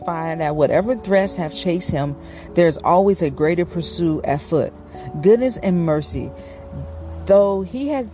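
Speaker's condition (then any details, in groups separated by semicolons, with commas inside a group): No condition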